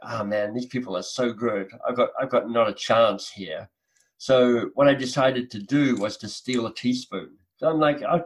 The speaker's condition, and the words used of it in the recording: Cleft palate. But one of the things that people will already hear in my voice is I have a slight speech disability, and that's because I have a cleft lip and palate.